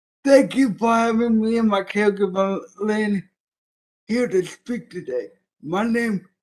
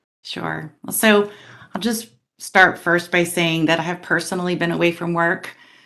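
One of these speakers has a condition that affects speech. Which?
The first: cerebral palsy; present from birth.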